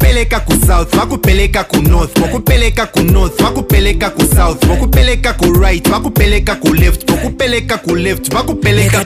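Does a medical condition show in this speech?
No.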